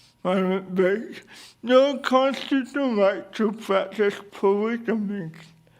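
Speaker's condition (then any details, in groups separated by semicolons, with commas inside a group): Cerebral palsy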